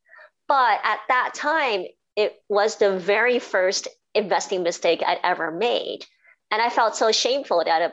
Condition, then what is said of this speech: Cleft palate. I am very grateful I received that speech therapy, and that has really allowed me to be very clear in my communication to everybody today on the podcast.